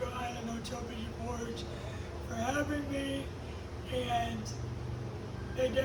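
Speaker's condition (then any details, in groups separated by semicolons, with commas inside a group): Cerebral palsy; uses a wheelchair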